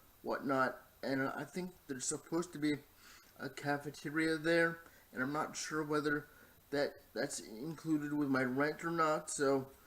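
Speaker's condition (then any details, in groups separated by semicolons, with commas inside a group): Cerebral palsy, spastic diplegia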